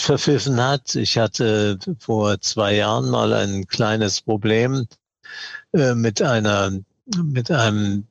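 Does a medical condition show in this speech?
Yes: Parkinson's disease; mild course so far, still trembles, diet and sport to slow progression.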